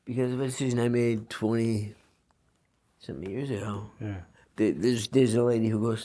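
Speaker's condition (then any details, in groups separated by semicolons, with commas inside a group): Parkinson's disease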